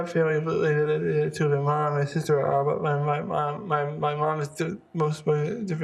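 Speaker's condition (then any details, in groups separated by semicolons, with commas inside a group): Muscular dystrophy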